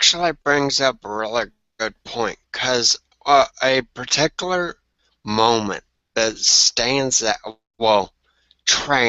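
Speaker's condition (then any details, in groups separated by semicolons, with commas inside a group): Traumatic brain injury; no maintenance medication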